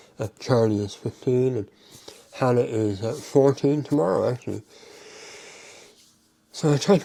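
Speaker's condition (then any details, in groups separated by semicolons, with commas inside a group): Mouth cancer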